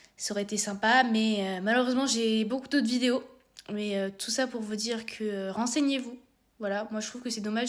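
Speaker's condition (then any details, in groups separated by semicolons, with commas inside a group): No condition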